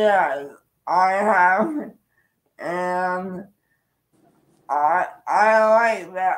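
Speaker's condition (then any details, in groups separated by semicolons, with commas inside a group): Cerebral palsy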